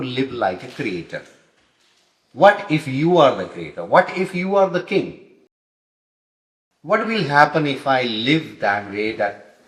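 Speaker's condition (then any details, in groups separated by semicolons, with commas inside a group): No condition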